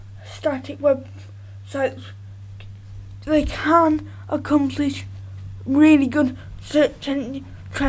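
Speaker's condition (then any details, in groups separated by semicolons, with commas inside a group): Cerebral palsy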